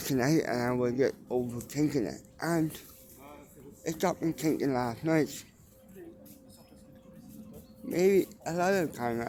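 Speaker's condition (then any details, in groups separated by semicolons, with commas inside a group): Cerebral palsy; mild, ataxic type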